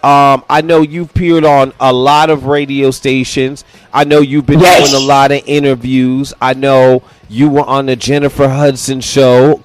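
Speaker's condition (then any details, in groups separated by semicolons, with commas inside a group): No condition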